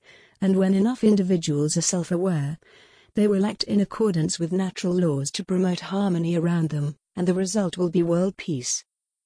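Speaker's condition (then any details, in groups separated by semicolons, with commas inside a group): No condition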